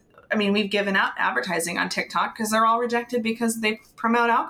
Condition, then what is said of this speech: No condition.